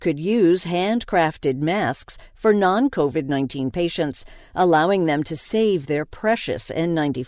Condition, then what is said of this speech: No condition.